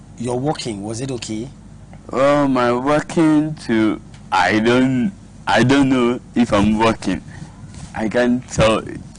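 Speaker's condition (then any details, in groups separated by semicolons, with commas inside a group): Cerebral palsy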